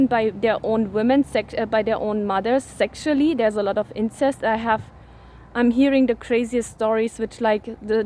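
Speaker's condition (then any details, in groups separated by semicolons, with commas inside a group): No condition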